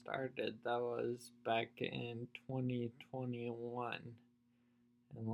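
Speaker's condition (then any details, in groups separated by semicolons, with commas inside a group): Spinocerebellar ataxia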